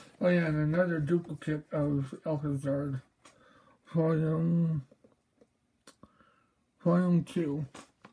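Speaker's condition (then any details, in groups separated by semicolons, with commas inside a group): Mobius syndrome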